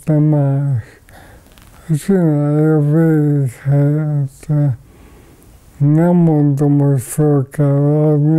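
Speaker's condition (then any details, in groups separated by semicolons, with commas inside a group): ALS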